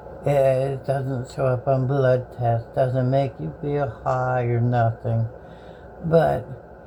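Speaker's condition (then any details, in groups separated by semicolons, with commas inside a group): Bell's palsy; affects eye, nose and mouth, cannot blow nose; about 13 years since diagnosis; voice may be unclear, uses straws for drinking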